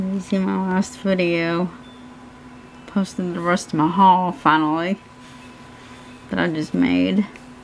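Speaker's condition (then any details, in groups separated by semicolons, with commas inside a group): Cerebral palsy; hands affected, shaking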